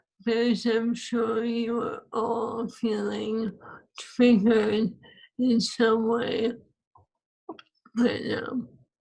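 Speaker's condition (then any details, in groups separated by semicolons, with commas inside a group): ALS; swallowing lost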